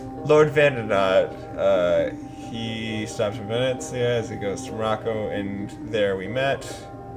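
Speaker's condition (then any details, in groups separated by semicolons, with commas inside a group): No condition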